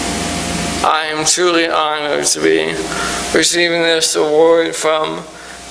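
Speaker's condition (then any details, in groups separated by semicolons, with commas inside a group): ALS; recently diagnosed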